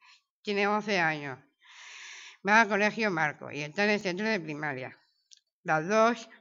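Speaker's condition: Down syndrome

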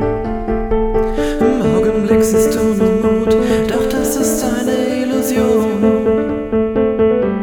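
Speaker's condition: No condition

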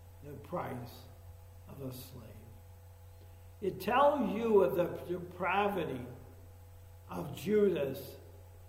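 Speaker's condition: ALS; affects speaking

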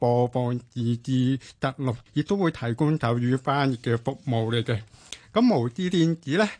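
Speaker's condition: Hearing impairment

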